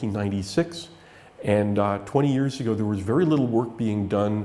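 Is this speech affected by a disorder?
No.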